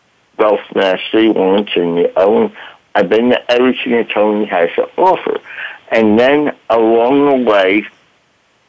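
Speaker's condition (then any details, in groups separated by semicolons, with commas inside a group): Voice box damage from tracheostomy; fire at 30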